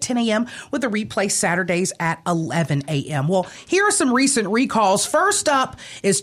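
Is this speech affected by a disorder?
No.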